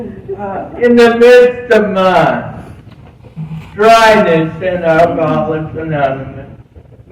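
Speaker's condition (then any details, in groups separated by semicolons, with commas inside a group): Cerebral palsy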